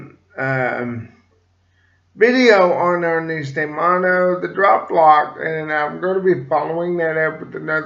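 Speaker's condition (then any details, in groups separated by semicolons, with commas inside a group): Cerebral palsy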